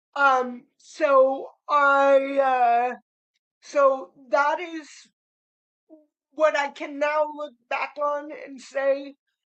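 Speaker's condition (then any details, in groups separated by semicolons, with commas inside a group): Cerebral palsy; slightly slurred, spasticity affects vocal cords, tone of voice changes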